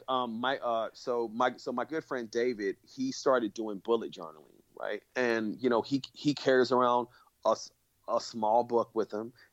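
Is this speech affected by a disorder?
Yes: stutter; reports having overcome stutter and fear of it, gave TEDx talk on it; still describes self as someone who has a stutter; past struggles speaking in front of audiences, laughed at, practiced speech repeatedly before Glide church talk; here repeated sounds.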